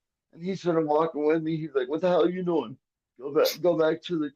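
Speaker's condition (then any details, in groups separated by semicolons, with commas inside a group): Cerebral palsy, quadriplegic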